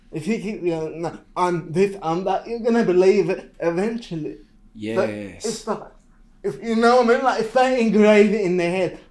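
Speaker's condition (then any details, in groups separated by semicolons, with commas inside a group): Cerebral palsy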